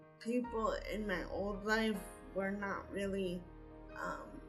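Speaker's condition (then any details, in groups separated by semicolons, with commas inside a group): Cerebral palsy; from birth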